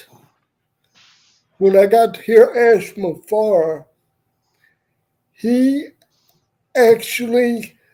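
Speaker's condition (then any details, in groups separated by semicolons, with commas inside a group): Cerebral palsy; uses wheelchair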